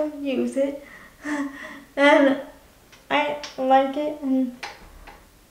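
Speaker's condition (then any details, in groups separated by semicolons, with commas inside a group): Cerebral palsy, spastic quadriplegic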